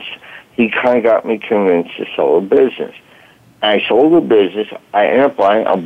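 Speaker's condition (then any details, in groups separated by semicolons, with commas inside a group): Voice box damage from tracheostomy; fire at 30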